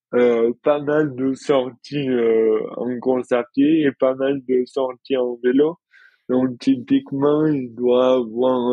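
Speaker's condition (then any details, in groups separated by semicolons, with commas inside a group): Dystonia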